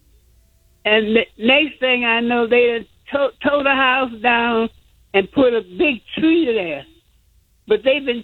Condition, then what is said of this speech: Stroke. I had a stroke, and it's hard for me to communicate.